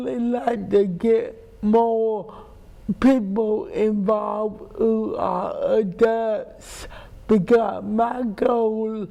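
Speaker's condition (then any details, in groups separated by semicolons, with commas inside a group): Cerebral palsy; speech impairment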